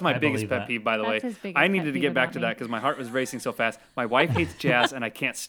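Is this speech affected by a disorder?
No.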